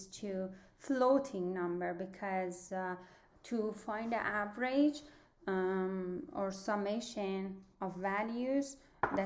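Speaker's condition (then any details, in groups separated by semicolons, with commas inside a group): No condition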